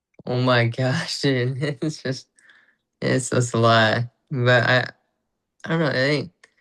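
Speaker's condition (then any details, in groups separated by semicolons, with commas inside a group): Traumatic brain injury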